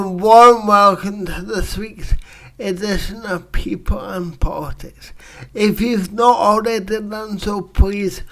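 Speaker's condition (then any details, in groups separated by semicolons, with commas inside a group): Cerebral palsy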